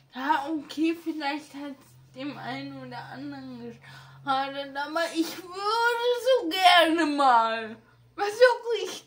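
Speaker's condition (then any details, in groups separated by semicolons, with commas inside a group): Ataxia; ataxia affecting hands and fingers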